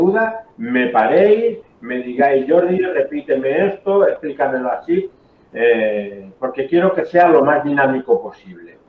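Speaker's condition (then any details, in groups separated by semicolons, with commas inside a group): No condition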